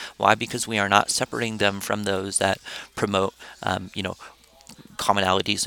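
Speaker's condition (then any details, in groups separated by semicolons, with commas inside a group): No condition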